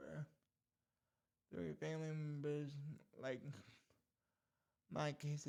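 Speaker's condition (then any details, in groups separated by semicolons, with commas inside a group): Cerebral palsy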